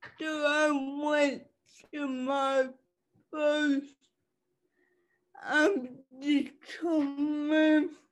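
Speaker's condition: Cerebral palsy; people less willing to listen to own talking voice

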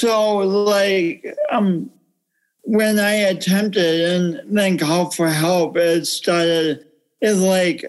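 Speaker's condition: Cerebral palsy; from birth, oxygen loss from prolapsed kinked umbilical cord, coordination differences, unique walking style; pronounced speech impediment, speech therapy, OT and PT in childhood in the 80s

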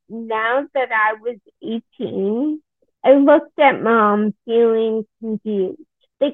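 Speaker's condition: Friedreich's ataxia; onset age 17

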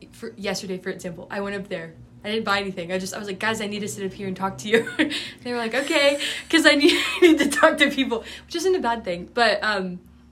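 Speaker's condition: No condition

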